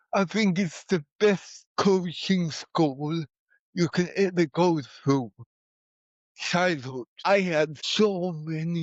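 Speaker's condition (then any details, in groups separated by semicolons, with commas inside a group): Cerebral palsy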